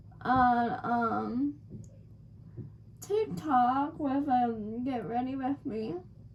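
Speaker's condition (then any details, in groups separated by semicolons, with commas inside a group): Cerebral palsy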